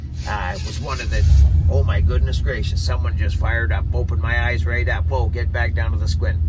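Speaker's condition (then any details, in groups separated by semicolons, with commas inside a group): No condition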